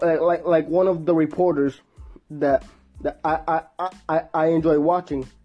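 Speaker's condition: Stuttering; repeated sounds, repeated words

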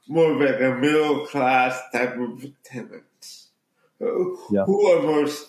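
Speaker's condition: Cerebral palsy

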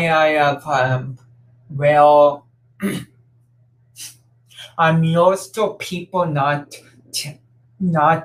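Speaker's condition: Cerebral palsy; affects speech and coordination

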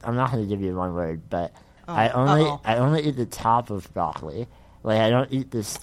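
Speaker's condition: Spinal muscular atrophy; uses expensive wheelchair

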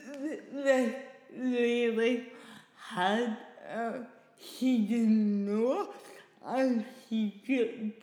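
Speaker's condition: Cerebral palsy; past speech therapy with recorded playback, lost speech six days in Tasmania

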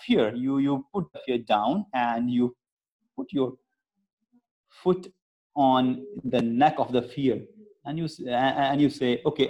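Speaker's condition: Stammering; persistent stammering, practices speech techniques, PSF Toastmasters Club for stammerers; still stammers, comfortable sharing thoughts, marked improvement over past 4 months with Toastmasters; stumbles in speaking, amount varies, expresses self easily despite stammering; prolonged sounds

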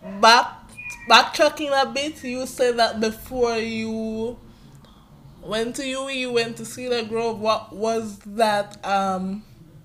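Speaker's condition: Cerebral palsy

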